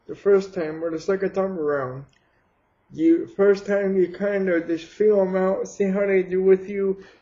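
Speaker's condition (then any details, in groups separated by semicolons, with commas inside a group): Cerebral palsy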